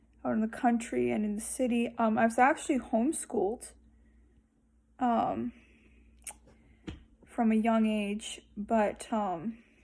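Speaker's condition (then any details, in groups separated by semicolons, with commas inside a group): No condition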